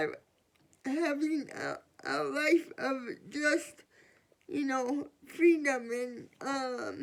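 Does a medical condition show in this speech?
Yes: cerebral palsy.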